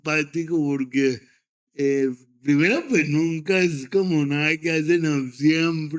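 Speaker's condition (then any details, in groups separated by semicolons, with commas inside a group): Cerebral palsy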